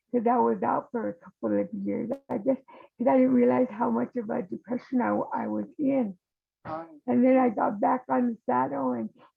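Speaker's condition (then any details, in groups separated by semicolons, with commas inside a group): Cerebral palsy; worsened with age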